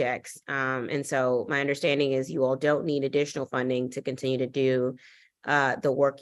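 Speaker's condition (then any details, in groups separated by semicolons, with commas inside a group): No condition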